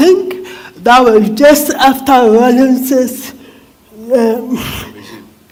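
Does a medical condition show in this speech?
Yes: cerebral palsy; diagnosed by brain scan.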